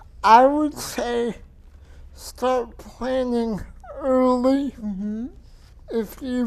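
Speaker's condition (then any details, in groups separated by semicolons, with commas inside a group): Cerebral palsy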